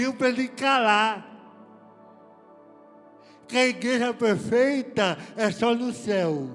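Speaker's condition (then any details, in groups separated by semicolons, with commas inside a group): Cerebral palsy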